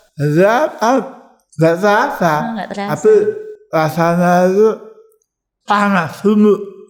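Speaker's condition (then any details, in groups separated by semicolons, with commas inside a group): Tongue cancer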